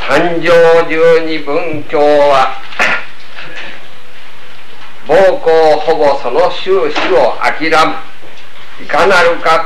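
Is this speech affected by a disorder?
No.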